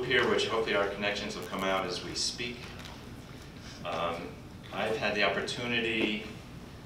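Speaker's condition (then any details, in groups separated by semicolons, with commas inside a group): No condition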